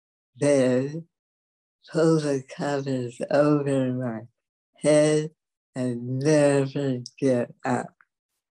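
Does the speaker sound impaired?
Yes: dystonia; dystonia from age 20, affects walking and speech, right leg kicked left ankle, no cure; speech loss began after UCLA, mute 40 years, typed needs on typewriter, symptoms when speaking.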